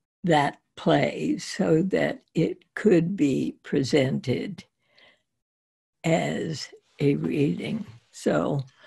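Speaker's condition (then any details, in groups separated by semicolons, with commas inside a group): Spasmodic dysphonia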